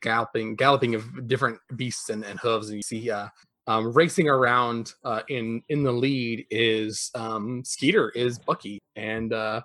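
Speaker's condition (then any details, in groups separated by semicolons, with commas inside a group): No condition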